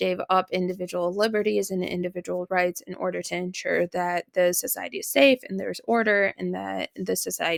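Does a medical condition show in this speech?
No.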